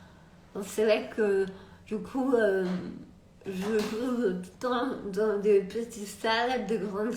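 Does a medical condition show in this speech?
Yes: multiple sclerosis.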